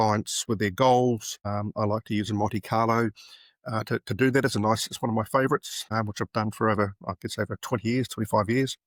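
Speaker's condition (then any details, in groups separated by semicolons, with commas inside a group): No condition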